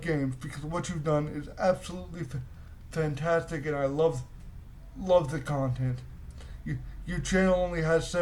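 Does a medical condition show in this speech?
Yes: cerebral palsy; voice tone sometimes odd.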